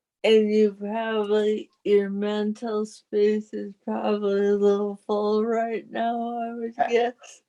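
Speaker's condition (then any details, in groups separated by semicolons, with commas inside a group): Parkinson's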